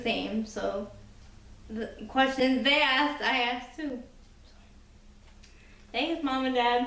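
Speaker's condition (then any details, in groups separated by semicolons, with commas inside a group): Cerebral palsy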